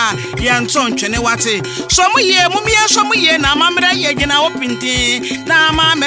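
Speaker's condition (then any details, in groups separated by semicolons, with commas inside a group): No condition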